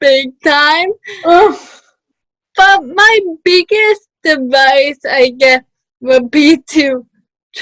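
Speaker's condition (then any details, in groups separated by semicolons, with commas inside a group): Cerebral palsy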